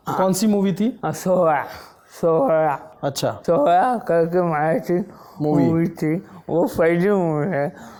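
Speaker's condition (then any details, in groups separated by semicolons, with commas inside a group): Wilson's disease; onset at age 16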